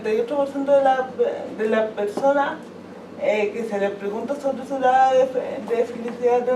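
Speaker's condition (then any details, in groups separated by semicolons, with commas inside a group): Cerebral palsy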